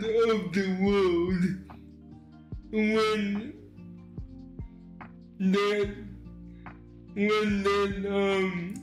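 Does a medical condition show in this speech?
Yes: cerebral palsy.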